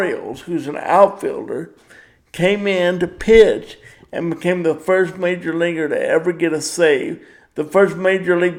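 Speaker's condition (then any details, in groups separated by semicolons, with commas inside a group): Cerebral palsy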